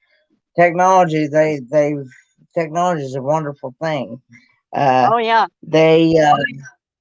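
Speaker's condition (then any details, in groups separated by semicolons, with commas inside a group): Cerebral palsy; present since birth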